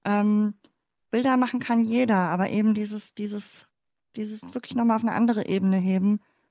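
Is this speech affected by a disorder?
Yes: cleft palate; congenital, born in former GDR.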